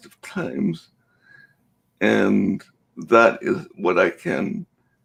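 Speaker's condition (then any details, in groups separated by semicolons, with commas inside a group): Cerebral palsy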